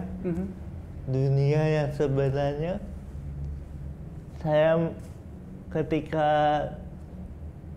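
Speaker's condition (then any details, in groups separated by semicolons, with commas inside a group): Cerebral palsy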